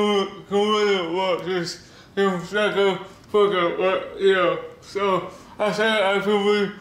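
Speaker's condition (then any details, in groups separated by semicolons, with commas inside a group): Cerebral palsy; speech disability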